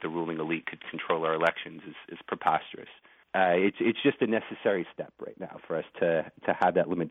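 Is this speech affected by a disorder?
No.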